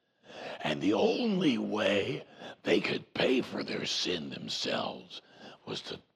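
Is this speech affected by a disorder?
Yes: voice box removal needed; voice box removal advised.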